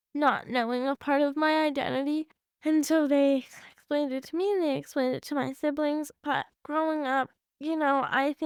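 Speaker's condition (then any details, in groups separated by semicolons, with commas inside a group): Cerebral palsy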